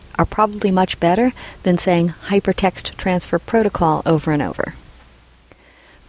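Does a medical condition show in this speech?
No.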